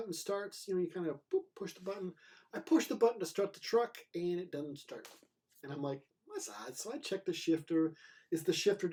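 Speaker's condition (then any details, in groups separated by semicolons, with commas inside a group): No condition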